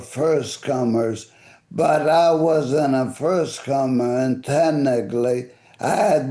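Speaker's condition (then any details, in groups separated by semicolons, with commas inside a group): ALS; voice affected and fading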